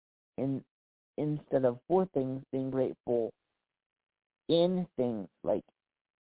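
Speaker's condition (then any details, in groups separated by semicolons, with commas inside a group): Cerebral palsy; past challenges speaking up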